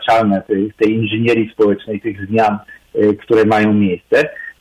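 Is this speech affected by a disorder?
No.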